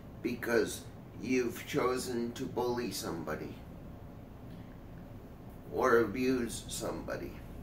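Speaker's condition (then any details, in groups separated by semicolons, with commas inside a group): Cerebral palsy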